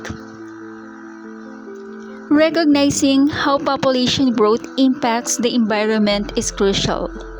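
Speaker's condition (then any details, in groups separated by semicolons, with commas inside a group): No condition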